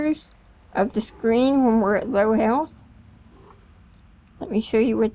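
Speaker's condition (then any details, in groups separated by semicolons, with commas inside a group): Spinal muscular atrophy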